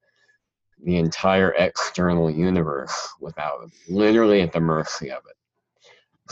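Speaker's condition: Cleft palate; present since childhood

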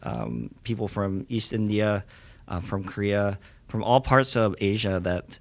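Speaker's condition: Cleft lip and palate; congenital

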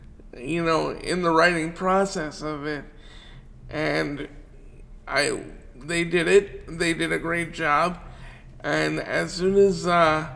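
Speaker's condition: Cerebral palsy; wheelchair user

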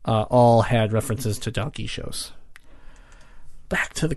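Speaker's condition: Cleft palate; congenital, multiple procedures in childhood, one at Children's Hospital with week-long stay

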